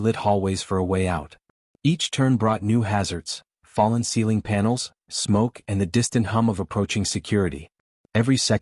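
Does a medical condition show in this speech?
No.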